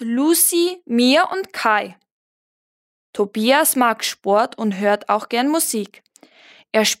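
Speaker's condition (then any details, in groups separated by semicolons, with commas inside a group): No condition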